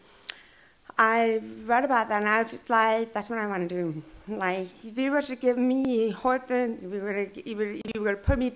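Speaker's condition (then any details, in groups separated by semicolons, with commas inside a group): Deaf and hard of hearing; since childhood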